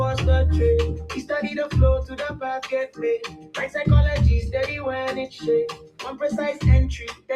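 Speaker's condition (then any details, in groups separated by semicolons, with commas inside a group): No condition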